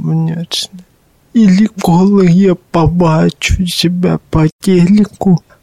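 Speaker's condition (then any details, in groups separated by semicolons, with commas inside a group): Cerebral palsy; since birth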